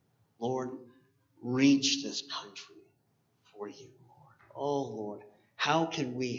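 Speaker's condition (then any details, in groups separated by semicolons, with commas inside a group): Cleft palate; oral appliance once worn to help speak properly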